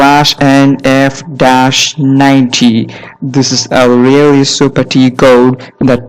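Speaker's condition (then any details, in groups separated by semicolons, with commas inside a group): No condition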